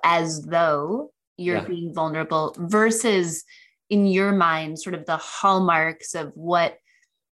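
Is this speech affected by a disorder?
No.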